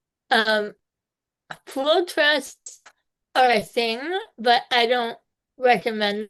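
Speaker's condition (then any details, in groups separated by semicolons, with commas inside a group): Spinal muscular atrophy type two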